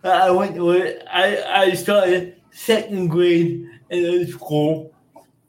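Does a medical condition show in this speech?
Yes: cerebral palsy; birth oxygen loss, cord around neck, spasms, limited body control, motor deficits, childhood physical, occupational therapy; mid-range severity, speech impairments, speaks without device; speech therapy from age seven with Jeff in Orlando, school speaking device declined.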